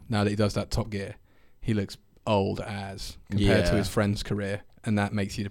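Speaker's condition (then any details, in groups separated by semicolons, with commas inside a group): No condition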